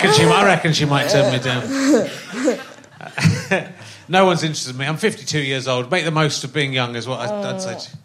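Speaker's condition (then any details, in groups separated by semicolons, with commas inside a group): No condition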